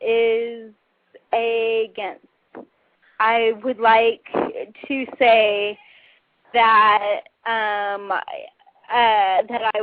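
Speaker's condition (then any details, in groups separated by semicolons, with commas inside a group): Cerebral palsy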